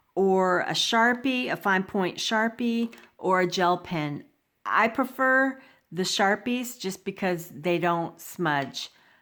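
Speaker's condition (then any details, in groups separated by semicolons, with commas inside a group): No condition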